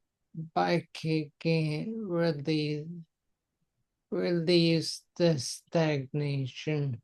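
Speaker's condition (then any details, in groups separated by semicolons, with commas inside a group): Multiple sclerosis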